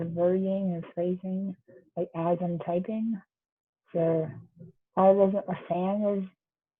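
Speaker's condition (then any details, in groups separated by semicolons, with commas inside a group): Duchenne muscular dystrophy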